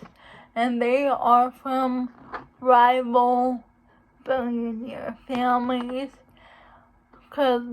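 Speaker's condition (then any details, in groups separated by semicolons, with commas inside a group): Cerebral palsy; uses wheelchair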